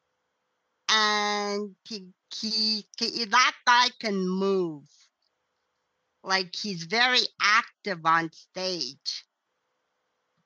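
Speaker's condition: Cerebral palsy; vocal cords damaged by intubation tube during surgery

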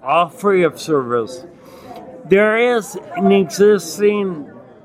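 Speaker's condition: Acquired ataxia with dysarthria, acquired; Lance-Adams syndrome; bites tongue 2-3 times daily eating

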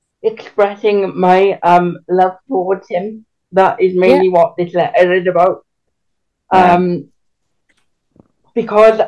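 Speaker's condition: Cerebral palsy; can walk but with limits

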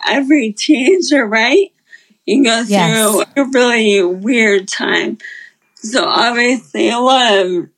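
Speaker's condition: Friedreich's ataxia; progressive

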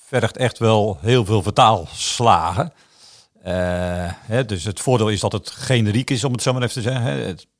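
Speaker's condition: No condition

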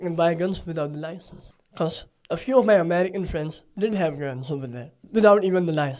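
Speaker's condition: Cleft palate; listeners try harder to understand

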